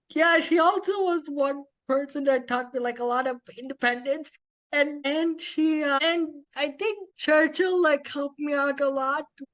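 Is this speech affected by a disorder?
Yes: spastic quadriplegic cerebral palsy; spastic quadriplegic, present from birth, limited mobility.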